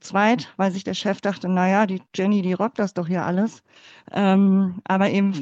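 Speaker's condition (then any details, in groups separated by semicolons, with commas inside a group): Cleft palate; congenital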